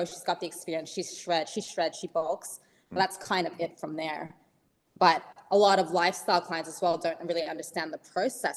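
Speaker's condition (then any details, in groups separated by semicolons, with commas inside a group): No condition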